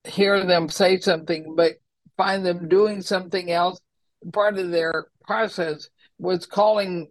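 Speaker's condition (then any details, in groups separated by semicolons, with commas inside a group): ALS; host says slur not noticeable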